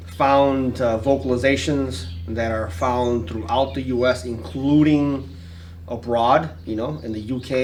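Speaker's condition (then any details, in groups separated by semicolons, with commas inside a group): No condition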